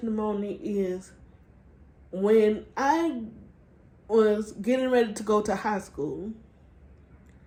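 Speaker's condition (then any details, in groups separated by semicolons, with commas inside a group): Cerebral palsy; spastic diplegia, from birth, weak legs, crouched gait; diagnosed age three, walks only 10 to 15 minutes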